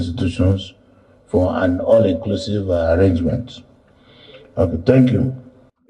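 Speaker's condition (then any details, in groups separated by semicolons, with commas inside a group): No condition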